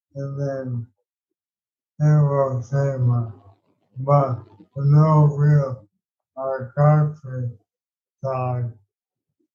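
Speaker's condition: ALS

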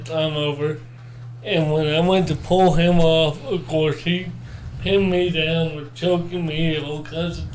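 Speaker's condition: Cerebral palsy; cerebral palsy from birth, four months premature, under one pound, cord around neck, born not breathing, resuscitated; two months in incubator or ventilator as newborn, now walks and drives, not blind or deaf; audible speech impediment, speech only affected function

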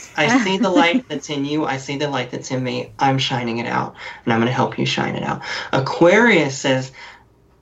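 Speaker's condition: Cleft lip and palate; talks differently

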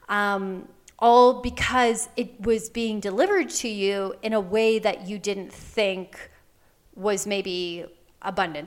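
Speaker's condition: No condition

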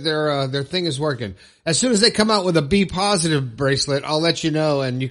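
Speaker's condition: No condition

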